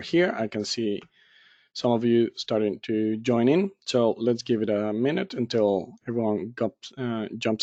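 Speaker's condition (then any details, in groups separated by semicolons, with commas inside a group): No condition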